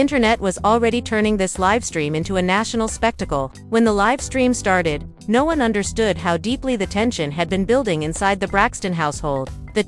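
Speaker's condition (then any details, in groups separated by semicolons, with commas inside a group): No condition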